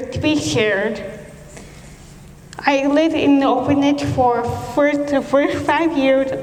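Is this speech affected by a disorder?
Yes: cerebral palsy; speech.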